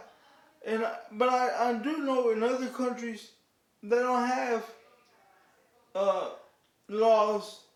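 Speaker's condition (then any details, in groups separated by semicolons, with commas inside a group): Cerebral palsy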